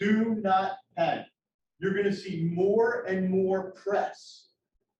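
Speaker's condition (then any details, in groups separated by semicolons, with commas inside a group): No condition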